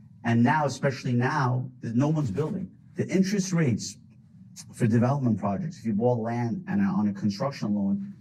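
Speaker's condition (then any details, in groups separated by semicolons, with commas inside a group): No condition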